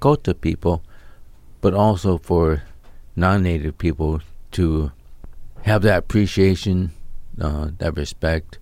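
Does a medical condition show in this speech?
Yes: ALS; onset year ago, slurred speech, limb and torso weakness, stroke ruled out, Mayo Clinic neurologist diagnosis; recently diagnosed, weakening body, cane always, MSU voice banking twice weekly with Tessa, William; slightly slurred, talking getting harder, fears sounding mumbled, voice disrupts train of thought, expects voice loss.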